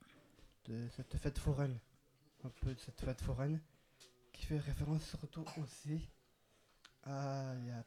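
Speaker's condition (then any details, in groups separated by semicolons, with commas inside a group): Down syndrome, trisomy 21; extra chromosome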